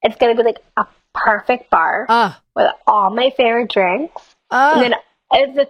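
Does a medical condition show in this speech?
Yes: Down syndrome.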